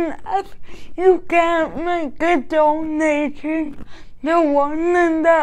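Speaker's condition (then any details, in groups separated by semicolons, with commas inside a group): Cerebral palsy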